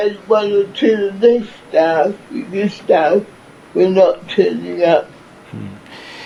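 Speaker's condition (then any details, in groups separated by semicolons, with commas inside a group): Cerebral palsy; from birth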